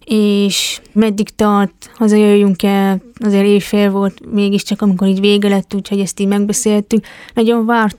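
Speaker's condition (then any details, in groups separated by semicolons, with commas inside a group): Hearing impairment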